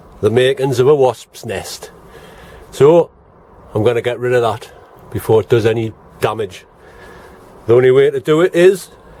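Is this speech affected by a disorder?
No.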